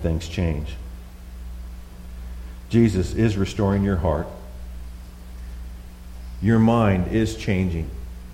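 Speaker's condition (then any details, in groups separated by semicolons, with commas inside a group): No condition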